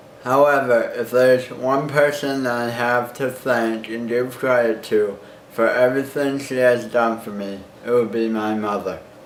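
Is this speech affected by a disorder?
Yes: cerebral palsy.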